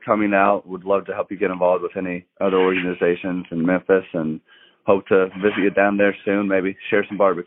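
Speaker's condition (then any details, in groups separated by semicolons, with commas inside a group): No condition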